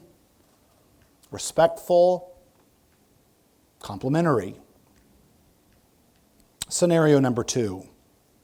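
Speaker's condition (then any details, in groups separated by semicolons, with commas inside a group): No condition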